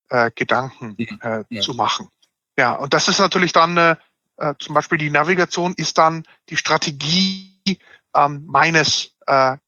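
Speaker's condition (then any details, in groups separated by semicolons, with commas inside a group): No condition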